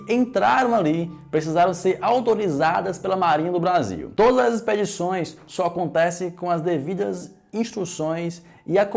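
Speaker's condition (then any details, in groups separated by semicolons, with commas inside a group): No condition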